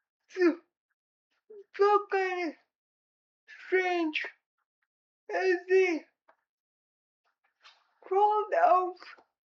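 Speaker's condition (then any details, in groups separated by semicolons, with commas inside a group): Cerebral palsy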